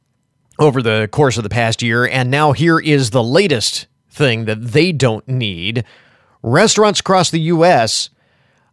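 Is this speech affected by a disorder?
No.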